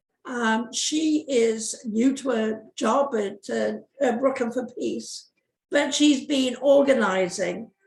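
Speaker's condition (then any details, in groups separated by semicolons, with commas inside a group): No condition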